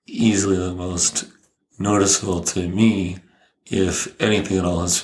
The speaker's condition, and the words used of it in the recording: ALS (motor neuron disease). Yeah, I envision the words having to fight through that saliva.